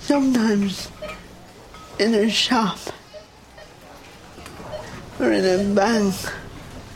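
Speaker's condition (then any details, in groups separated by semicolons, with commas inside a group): Cerebral palsy; childhood speech therapy over 20 years ago, disliked, felt aimed at removing Pavee accent; no current speech therapy, not wanted; poor voice control, slow, hard to understand, big words take breath, thought drunk on phone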